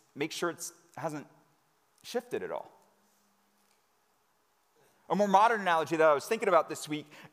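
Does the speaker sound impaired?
No.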